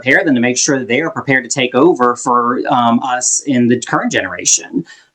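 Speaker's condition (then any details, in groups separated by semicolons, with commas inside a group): No condition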